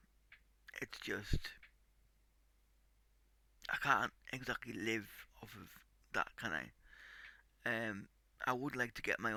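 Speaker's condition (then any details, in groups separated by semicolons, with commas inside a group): Cerebral palsy; tight muscles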